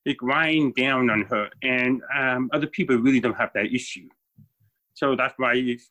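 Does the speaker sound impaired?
Yes: deafness, born deaf; congenital deafness, mainstreamed under IDEA policy, same itinerant teacher first through 12th grade.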